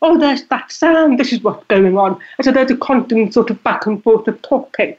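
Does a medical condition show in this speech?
Yes: deafness; deafness audible in voice.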